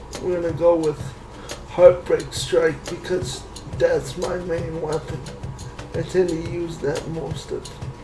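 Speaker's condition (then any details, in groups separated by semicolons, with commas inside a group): Cerebral palsy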